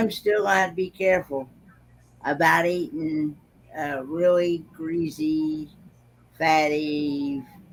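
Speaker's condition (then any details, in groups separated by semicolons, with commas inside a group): Cerebral palsy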